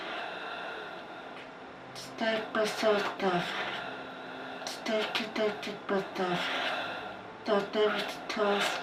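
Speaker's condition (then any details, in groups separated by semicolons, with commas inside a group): Fus ALS; genetic FUS mutation, highly aggressive, onset as limp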